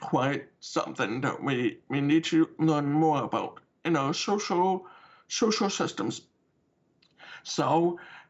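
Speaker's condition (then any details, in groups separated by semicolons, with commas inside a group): Deafness with cochlear implant; uses cochlear implant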